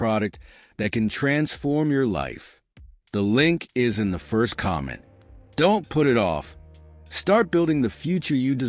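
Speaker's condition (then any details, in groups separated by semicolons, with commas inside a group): No condition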